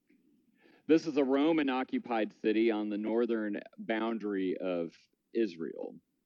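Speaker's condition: No condition

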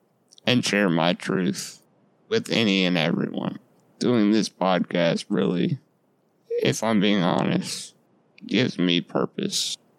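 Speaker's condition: Duchenne muscular dystrophy; lifelong

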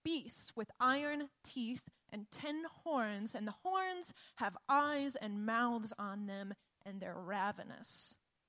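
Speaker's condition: No condition

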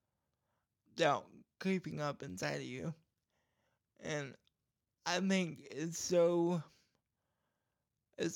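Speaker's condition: Cerebral palsy; cerebral palsy causing speech problem

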